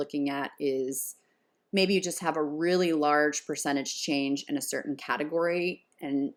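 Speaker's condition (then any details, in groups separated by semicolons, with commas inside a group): No condition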